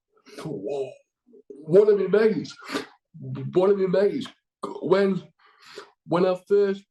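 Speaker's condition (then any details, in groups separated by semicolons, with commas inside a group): Cerebral palsy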